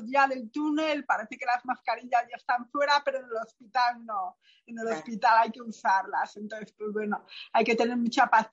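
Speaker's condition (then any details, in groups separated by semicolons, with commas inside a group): Profound bilateral hearing loss, post-meningitis profound bilateral sensorineural hearing loss; speech surprises people given deafness, childhood speech therapy abroad, relies on lip reading and facial gestures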